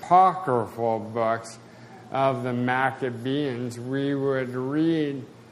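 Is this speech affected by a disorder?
Yes: spasticity, mild.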